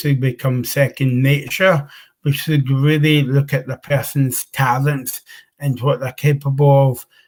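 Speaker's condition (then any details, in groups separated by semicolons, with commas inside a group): Cerebral palsy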